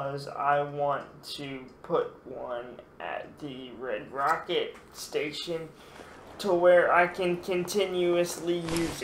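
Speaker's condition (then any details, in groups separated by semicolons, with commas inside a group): Cerebral palsy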